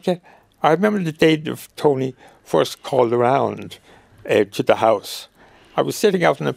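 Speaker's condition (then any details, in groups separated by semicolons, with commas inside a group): Motor neuron disease; wheelchair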